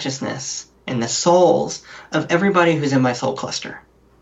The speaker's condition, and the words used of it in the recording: Cleft palate. You know, when I was younger, my voice, you know, has a different sound, a more nasal kind of sound.